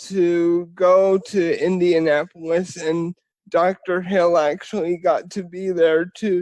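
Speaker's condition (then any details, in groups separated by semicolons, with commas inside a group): Spastic cerebral palsy; spastic form, quadriplegia; diagnosed before age one, now 21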